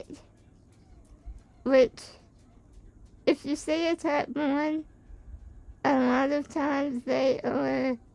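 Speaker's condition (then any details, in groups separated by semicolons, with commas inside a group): Spinal muscular atrophy type 2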